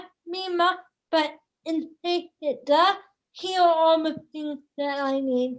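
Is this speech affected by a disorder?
Yes: cerebral palsy.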